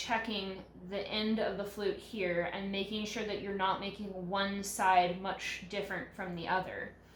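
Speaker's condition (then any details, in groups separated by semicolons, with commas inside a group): No condition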